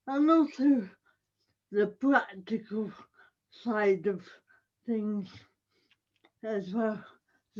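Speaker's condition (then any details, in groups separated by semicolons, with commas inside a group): Cerebral palsy; audible speech impairment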